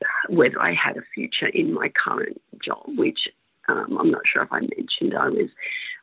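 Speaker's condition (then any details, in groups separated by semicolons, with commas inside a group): Spasmodic dysphonia; holds voice box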